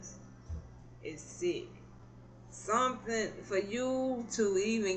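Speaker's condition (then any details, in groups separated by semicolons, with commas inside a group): Cerebral palsy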